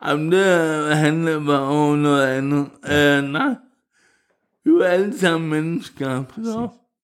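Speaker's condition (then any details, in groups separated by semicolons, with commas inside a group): Cerebral palsy; wheelchair user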